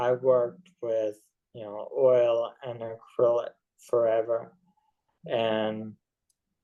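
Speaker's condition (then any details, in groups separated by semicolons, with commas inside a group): ALS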